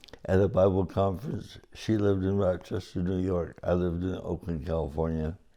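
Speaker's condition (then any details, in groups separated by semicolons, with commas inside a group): Cerebral palsy; from birth; able to hike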